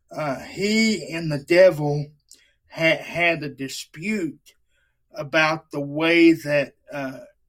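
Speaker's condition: Cerebral palsy; wheelchair user

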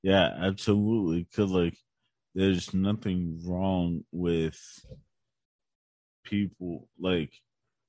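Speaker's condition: Cerebral palsy; right side weaker than left

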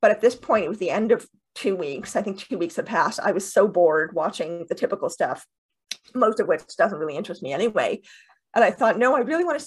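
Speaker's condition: Deafness with cochlear implants

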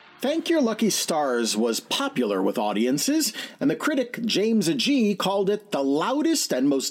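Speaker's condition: No condition

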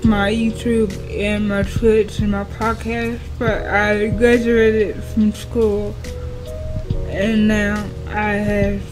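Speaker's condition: Cerebral palsy; wheelchair user

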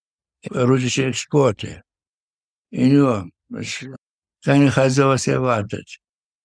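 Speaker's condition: Parkinson's disease; forgets words mid-sentence

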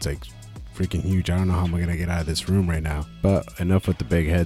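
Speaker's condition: No condition

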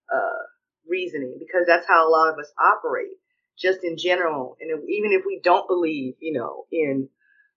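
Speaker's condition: No condition

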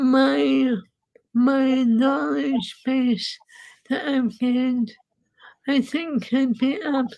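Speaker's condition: ALS; quadriplegic

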